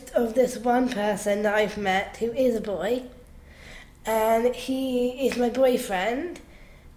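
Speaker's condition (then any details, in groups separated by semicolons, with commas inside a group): Down syndrome; down syndrome since birth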